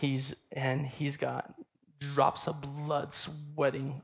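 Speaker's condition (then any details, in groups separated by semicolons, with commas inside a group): Stutter; prolonged sounds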